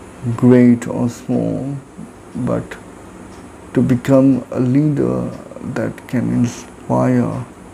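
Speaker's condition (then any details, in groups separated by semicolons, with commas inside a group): Cerebral palsy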